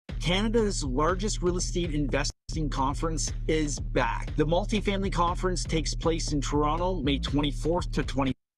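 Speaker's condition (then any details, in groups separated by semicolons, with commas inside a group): No condition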